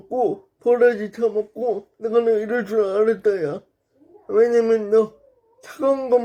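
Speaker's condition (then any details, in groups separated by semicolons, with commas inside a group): Brain lesion disability; since childhood, stair climbing very hard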